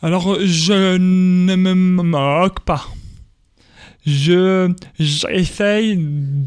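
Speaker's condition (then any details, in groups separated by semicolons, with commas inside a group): Stuttering; stuttering since early childhood at school, speech therapy helped, told elimination almost impossible; age 28, lives with stuttering and accepts it; stuttering persists, described by him as an accent; repeated sounds, prolonged sounds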